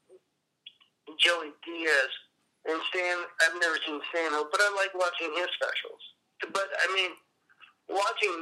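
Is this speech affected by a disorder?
Yes: cerebral palsy; cerebral palsy present since childhood.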